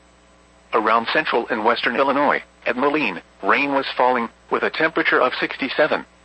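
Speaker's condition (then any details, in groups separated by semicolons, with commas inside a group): No condition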